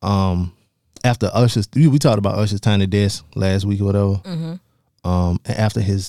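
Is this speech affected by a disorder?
No.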